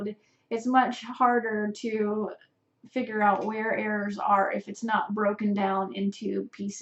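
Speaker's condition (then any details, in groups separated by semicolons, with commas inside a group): No condition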